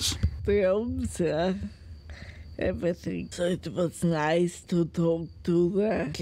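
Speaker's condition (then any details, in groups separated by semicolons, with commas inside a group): Multiple sclerosis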